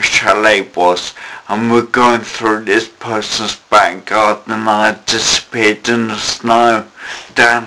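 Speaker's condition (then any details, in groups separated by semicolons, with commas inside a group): Cerebellar ataxia; onset after childhood, poor balance, walks with walking sticks or holding hands, hospital taught stairs on bottom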